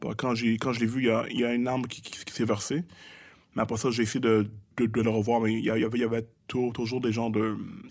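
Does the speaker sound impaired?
Yes: stuttering; childhood-onset stuttering, thought autistic as young child, spoke Creole, English and French mixed, fluent when rapping since teens; stutters in conversation, strings syllables together very fast without stopping or tripping; here repeated sounds, repeated words.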